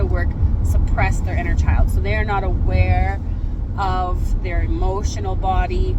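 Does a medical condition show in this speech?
No.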